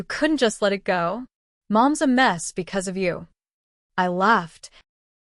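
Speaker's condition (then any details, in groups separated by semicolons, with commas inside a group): No condition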